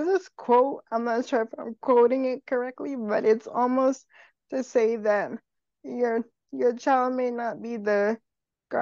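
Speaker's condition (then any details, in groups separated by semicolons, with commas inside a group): Cerebral palsy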